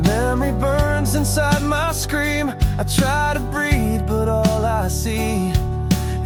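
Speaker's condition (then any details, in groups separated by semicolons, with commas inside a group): No condition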